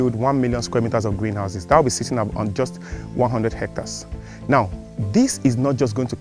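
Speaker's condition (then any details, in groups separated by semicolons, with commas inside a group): No condition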